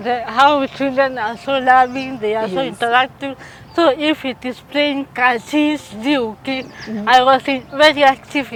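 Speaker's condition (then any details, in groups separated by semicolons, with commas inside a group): Cerebral palsy; from birth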